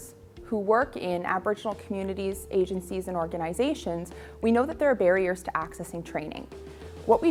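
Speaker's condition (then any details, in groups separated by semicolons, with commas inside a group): No condition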